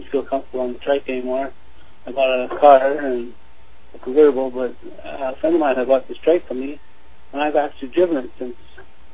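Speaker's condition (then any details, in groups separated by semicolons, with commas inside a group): Parkinson's disease; after neural feedback therapy with Dr. Jacqueline Gisborne at Colorado clinic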